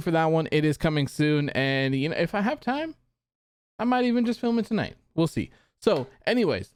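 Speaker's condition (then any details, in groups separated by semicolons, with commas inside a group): No condition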